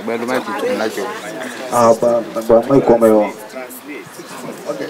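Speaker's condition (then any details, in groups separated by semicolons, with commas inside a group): No condition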